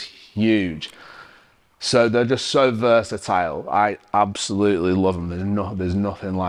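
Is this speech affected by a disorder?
No.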